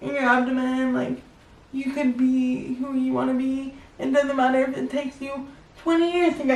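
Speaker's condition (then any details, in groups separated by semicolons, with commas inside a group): Cerebral palsy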